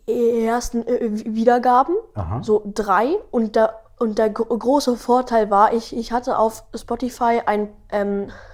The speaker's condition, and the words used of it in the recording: Stuttering. Hier stotter ich gerade viel, aber in meinen Folgen so gut wie gar nicht, fast schon.